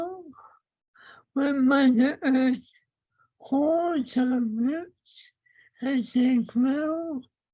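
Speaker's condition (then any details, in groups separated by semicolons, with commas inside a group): ALS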